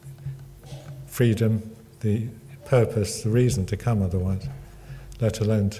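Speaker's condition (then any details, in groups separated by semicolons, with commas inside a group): Parkinson's; Parkinson's exercise programmes, table tennis and snooker groups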